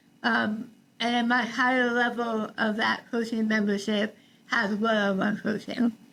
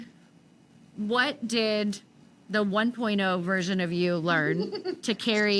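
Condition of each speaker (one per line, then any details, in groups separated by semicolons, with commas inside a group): Tongue cancer, partial glossectomy; over half tongue removed, forearm graft, lymph nodes removed; three years since treatment, radiation and chemotherapy; voice changed, reduced tongue movement, relearned swallowing, eating struggles
No condition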